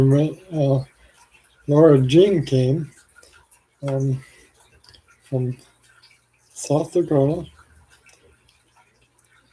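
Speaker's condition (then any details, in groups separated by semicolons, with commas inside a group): ALS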